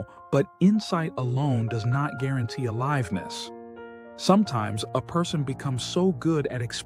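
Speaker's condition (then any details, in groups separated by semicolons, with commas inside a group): No condition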